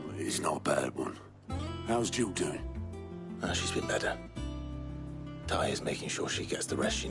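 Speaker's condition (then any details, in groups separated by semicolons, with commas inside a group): No condition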